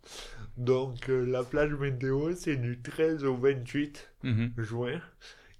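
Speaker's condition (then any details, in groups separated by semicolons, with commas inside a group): Dystonia; elocution difficulties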